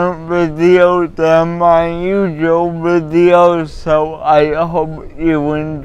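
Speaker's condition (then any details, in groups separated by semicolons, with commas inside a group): Cerebral palsy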